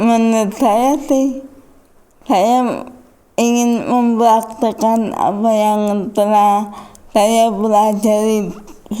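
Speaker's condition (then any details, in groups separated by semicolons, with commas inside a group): Cerebral palsy; after high fever, weak legs, uses wheelchair; onset age two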